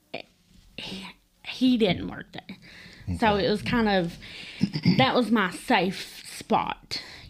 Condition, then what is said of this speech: Stuttering. The story starts out lighthearted enough, but you will quickly hear a much different tone in her voice.